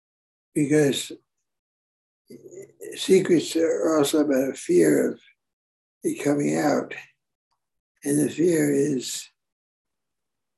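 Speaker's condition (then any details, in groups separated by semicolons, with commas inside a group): Parkinson's; on Parkinson's medication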